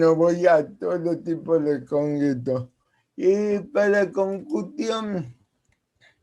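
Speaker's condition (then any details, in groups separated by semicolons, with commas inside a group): Cerebral palsy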